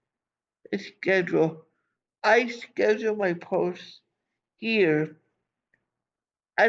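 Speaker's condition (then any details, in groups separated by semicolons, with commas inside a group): Cerebral palsy; from birth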